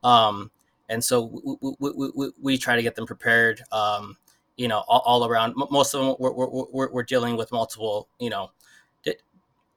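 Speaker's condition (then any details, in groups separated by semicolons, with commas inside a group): Stutter; stutter since childhood, never addressed as stuttering, talked a lot and fast, constantly told to slow down; adult, repeats words, gets stuck on words, often cannot start sentences, stutter also obstacle in Spanish; word repetitions, blocks at sentence start, stutters in Spanish too; repeated sounds, repeated words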